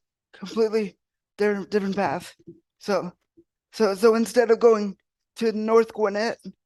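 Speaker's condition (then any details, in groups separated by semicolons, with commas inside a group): Cerebral palsy; wheelchair user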